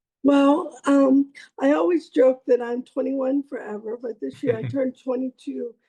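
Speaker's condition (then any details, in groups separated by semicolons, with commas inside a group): Cerebral palsy; lifelong, childhood surgeries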